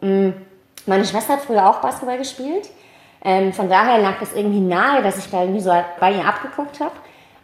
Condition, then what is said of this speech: Cleft palate. Aber letztendlich war das, ihr hört es ja selbst, ich habe so einen kleinen Sprachfehler.